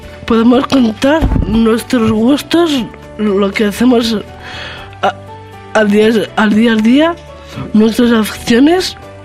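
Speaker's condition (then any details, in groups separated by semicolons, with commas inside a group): Down syndrome; trisomy 21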